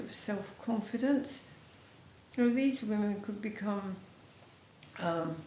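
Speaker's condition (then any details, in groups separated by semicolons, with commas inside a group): MND, mild; speech slightly affected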